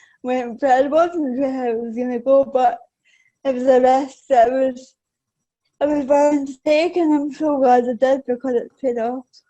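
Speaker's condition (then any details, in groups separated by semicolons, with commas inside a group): Cerebral palsy; affects balance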